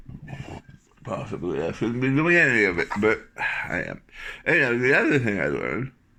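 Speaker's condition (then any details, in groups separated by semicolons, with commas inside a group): Tongue cancer surgery, tongue graft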